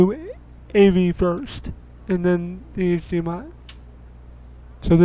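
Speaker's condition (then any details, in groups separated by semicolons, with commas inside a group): Cerebral palsy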